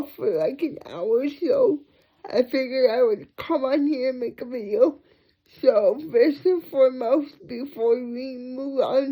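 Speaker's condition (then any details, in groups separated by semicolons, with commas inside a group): Cerebral palsy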